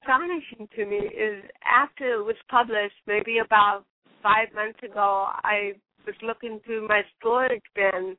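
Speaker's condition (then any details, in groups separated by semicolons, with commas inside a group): Cerebral palsy; since birth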